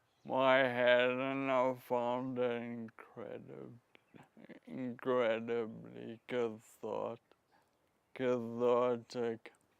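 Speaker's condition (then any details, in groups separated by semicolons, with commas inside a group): Friedreich's ataxia; ataxic dysarthria, standard speech recognition works only sometimes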